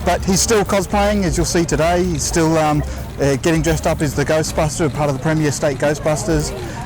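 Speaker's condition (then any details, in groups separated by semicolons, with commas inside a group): No condition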